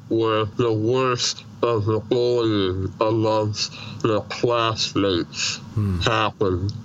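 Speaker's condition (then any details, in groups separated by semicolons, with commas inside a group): Treacher Collins syndrome, severe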